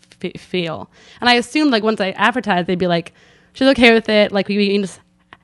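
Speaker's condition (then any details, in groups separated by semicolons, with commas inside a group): Stuttering; therapy over past 3 years: fluency shaping, stuttering modification, voluntary stuttering, subway talks with strangers; stuttering during recording, long repetitive stutter, pauses and takes a breath; big blocks, stops and exhales during blocks, often anticipates stutter before words; repeated sounds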